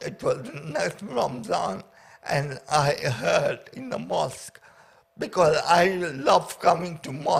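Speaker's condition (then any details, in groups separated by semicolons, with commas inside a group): Paraplegia with essential tremor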